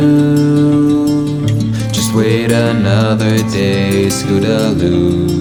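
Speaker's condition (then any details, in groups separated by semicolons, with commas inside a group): No condition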